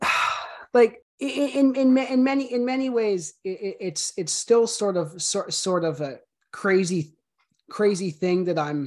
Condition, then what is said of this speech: Stuttering. So for me, I have a heavy stutter in my voice.